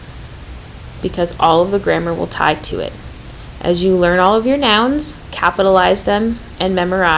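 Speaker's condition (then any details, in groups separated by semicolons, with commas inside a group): No condition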